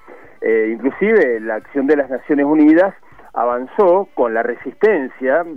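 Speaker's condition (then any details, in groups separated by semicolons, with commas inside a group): No condition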